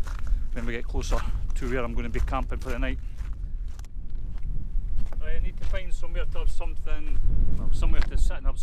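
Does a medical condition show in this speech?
No.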